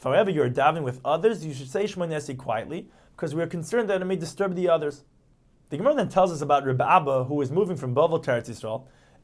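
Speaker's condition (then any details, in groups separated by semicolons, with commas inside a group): No condition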